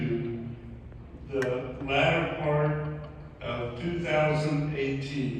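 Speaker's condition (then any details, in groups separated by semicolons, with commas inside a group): ALS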